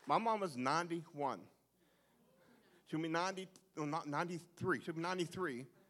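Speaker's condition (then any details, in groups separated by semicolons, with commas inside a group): Stuttering; rarely speaks publicly because of it; prolonged sounds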